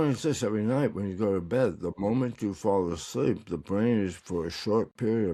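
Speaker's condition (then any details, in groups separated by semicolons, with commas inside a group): Tongue cancer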